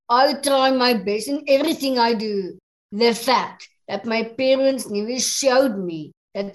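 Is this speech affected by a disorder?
Yes: Down syndrome; extra chromosome 21, congenital, present since birth, a little slower than others; age 40; English is second language.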